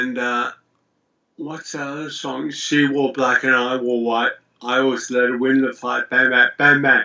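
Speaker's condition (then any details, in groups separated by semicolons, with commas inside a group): Multiple sclerosis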